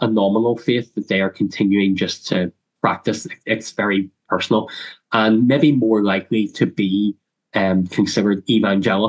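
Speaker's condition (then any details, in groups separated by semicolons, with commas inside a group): Cleft lip and palate; congenital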